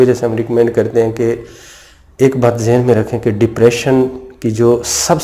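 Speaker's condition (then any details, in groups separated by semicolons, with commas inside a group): No condition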